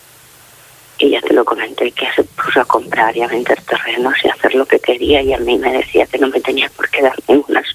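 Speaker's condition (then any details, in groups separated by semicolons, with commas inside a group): Facial palsy; ongoing medical follow-up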